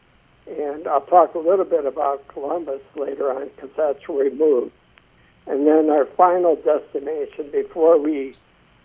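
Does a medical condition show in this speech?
Yes: essential tremor.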